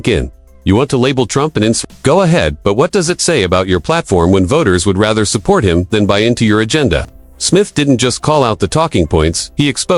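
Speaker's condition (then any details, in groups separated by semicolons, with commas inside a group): No condition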